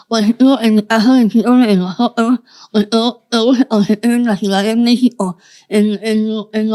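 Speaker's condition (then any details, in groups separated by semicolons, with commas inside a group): Moebius syndrome, congenital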